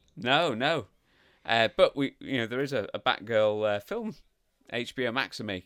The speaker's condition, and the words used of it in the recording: None; typical speech.